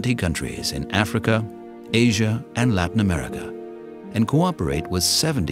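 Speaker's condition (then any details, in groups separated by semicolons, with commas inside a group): No condition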